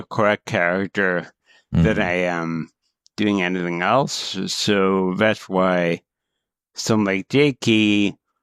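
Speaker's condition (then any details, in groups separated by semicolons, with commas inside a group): Cerebral palsy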